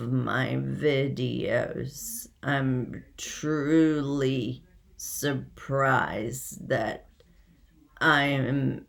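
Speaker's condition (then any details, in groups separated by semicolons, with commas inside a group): Essential tremor; hereditary, progressive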